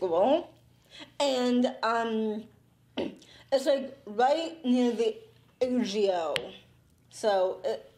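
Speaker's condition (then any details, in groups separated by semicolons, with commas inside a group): Down syndrome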